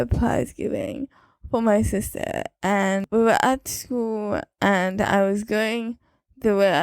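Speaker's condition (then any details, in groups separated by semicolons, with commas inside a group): Cerebral palsy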